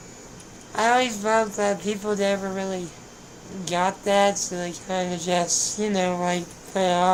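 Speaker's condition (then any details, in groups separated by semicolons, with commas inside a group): Spinal muscular atrophy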